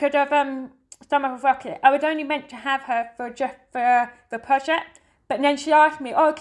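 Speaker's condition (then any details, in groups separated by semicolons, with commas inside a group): Deafness; hears song beat and singing but not words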